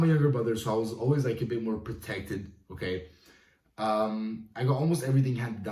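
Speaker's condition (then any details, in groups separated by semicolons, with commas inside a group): No condition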